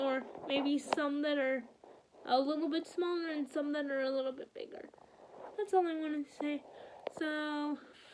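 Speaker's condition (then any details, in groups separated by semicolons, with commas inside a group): Cerebral palsy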